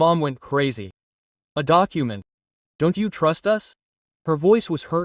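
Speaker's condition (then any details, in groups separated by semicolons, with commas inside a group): No condition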